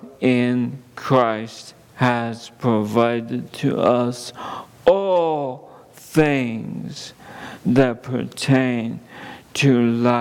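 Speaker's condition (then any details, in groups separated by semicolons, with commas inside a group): ALS; under neurologist care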